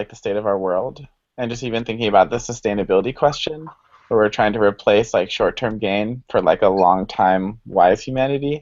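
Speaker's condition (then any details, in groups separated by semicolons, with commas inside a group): No condition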